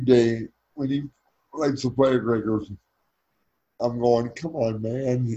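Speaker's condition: Cerebral palsy; spastic, since birth, born unconscious with cord around neck, wheelchair

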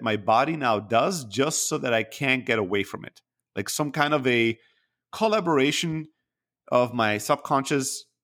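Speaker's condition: No condition

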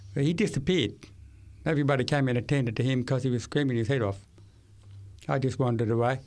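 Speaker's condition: Severe to profound hearing loss; acquired at age 8 from meningitis, left ear severe to profound

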